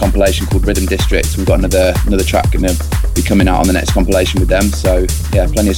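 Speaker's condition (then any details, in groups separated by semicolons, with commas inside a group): No condition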